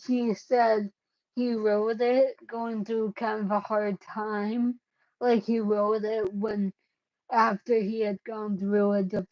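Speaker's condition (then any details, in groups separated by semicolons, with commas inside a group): Cerebellar ataxia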